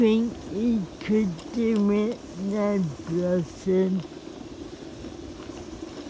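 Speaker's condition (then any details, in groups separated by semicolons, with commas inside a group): Cerebral palsy; spastic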